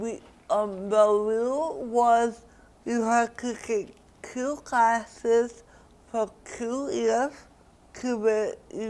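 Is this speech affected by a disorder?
Yes: cerebral palsy; diagnosed around age one.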